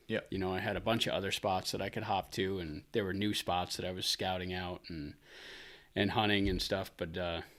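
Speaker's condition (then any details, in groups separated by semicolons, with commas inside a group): No condition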